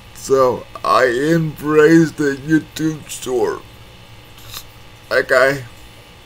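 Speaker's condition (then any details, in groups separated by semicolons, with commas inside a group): Cerebral palsy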